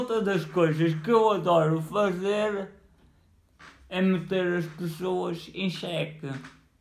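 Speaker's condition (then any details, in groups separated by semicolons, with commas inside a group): Cerebral palsy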